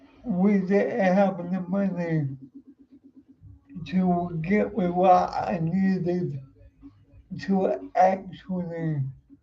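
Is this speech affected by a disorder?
Yes: cerebral palsy; uses wheelchair.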